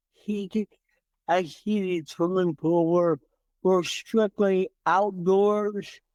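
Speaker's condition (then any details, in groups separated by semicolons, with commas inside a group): Cerebral palsy; from birth, entire left side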